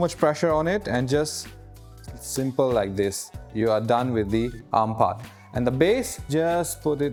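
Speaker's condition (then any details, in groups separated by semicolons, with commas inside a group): No condition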